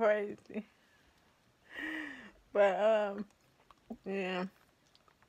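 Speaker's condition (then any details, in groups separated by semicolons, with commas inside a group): ALS; affects hands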